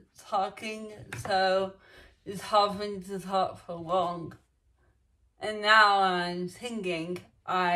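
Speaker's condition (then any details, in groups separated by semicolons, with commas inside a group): Dysarthria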